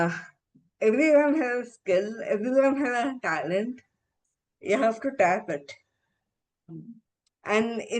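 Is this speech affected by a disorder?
Yes: encephalitis.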